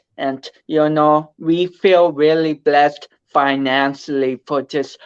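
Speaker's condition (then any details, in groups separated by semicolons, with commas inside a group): Cerebral palsy; affects balance, speech, coordination; walks, bodybuilder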